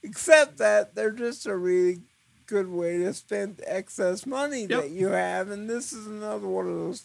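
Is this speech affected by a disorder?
Yes: cerebral palsy; eyes appear to look up as if about to pass out when thinking or talking.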